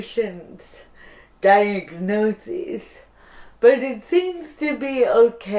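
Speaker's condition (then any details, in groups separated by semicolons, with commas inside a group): Cerebral palsy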